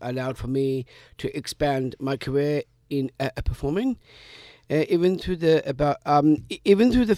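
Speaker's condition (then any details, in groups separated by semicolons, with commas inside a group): Down syndrome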